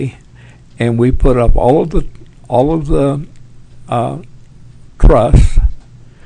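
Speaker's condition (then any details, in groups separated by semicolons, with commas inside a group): Parkinson's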